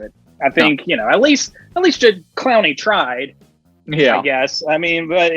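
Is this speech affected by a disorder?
No.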